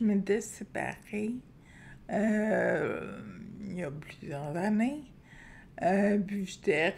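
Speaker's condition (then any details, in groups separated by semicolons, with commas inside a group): Friedreich's ataxia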